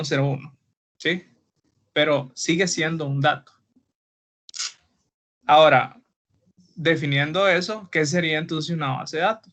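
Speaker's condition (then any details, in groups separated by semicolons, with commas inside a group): No condition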